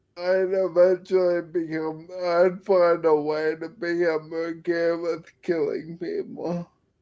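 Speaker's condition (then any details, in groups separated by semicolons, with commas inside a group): Friedreich's ataxia; uses a wheelchair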